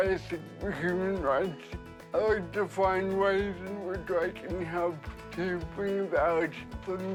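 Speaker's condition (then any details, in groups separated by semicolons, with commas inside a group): Cerebral palsy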